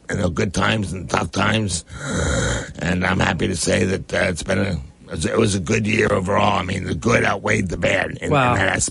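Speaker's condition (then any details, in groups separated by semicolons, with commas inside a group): Head and neck cancer; stage 4, diagnosed about one year ago, local treatment throughout previous year; recent PET scan found no more cancer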